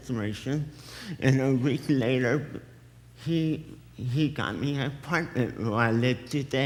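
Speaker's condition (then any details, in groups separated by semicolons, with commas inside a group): Cerebral palsy; present from birth, muscle tone too tight or loose; affects speech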